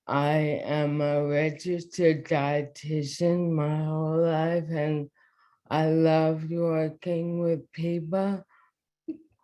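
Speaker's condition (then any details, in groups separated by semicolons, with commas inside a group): ALS; diagnosed within past year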